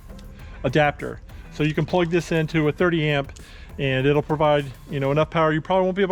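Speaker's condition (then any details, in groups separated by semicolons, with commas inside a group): No condition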